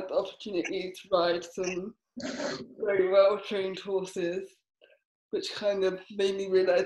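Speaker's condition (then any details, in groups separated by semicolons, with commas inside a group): Cerebral palsy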